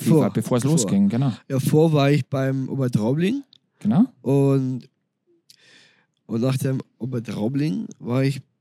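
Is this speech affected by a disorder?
Yes: Down syndrome; speaks German and fluent English, had tutoring to practise speaking German.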